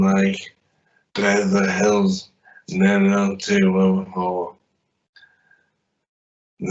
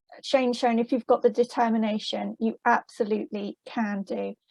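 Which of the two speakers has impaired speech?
The first: traumatic brain injury; accident, limb injuries; walks independently, fatigue, therapy ended; initially mute, peg fed, unclear, worse with noise, fatigue, head back.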